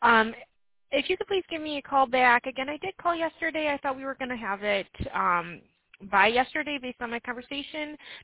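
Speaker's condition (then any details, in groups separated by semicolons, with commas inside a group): No condition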